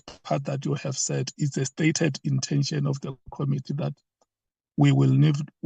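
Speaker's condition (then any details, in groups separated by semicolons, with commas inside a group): No condition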